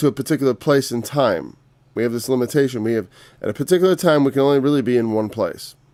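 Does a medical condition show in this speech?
No.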